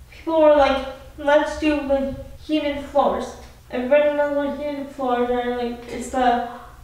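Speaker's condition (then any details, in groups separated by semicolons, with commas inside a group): Cerebral palsy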